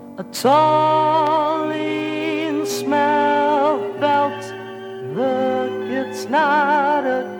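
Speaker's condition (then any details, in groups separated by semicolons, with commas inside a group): No condition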